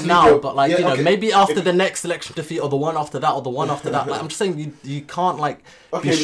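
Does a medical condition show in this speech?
No.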